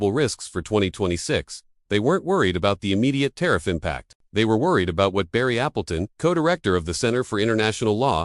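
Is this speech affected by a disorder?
No.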